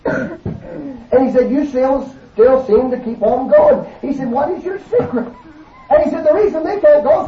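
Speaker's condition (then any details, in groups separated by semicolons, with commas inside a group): No condition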